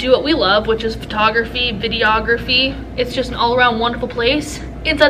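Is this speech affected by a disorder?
No.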